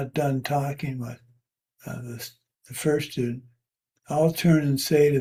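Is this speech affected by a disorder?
Yes: Parkinson's; tremor varies day to day.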